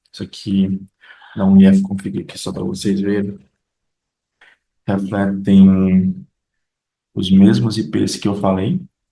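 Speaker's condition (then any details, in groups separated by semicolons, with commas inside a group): No condition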